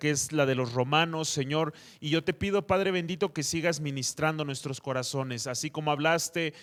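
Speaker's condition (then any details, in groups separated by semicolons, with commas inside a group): No condition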